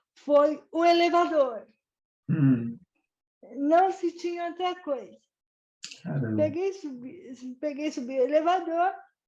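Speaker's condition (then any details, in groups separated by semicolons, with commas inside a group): Cerebral palsy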